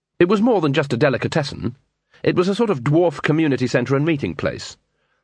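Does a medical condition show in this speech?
No.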